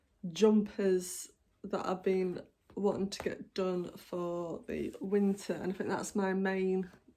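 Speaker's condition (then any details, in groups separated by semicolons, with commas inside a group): No condition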